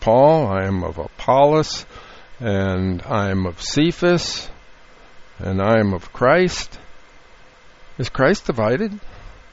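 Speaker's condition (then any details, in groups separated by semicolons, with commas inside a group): No condition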